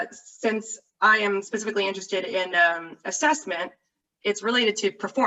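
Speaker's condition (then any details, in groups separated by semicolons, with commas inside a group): No condition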